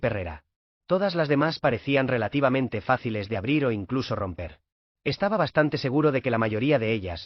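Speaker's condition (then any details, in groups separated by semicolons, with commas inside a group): No condition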